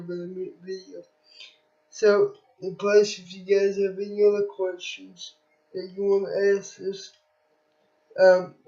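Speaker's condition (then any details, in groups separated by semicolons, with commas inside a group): Cerebral palsy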